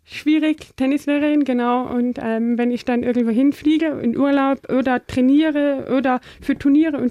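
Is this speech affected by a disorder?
Yes: deafness; deaf from birth, hears from 80 decibels, nothing under 120 without aids, Phonak hearing aids, lip-reads; learned speaking as child using balloons, speaks well, better than many deaf people.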